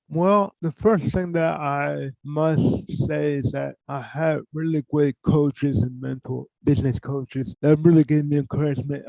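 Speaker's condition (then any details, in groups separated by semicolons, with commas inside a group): Cerebral palsy; from birth, poor hand use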